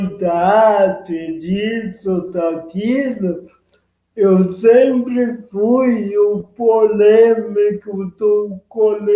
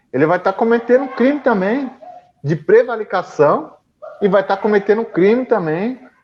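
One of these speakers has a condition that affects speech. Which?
The first: cerebral palsy; present from birth.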